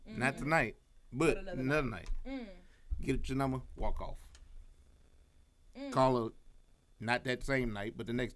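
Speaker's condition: No condition

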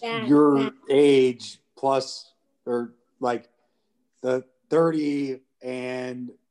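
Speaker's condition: Aphasia; unable to talk about 5 years ago, lived with full-time support for 5 to 6 years; communication issues persist; says unintended words without noticing

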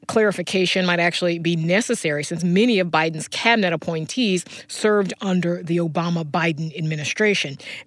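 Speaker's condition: No condition

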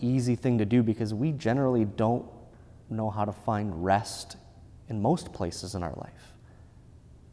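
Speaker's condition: No condition

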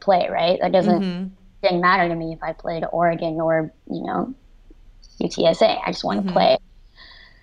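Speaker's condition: Cleft lip and palate, severe

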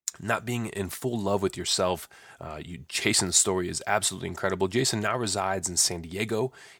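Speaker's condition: No condition

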